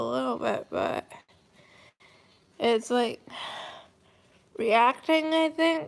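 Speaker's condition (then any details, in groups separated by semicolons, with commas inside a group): Cerebral palsy, mild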